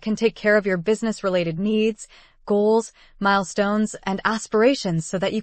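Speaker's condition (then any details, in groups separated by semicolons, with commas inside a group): No condition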